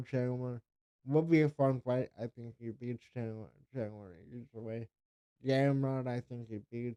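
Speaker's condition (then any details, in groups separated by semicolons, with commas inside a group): Cerebral palsy; speech affected by cerebral palsy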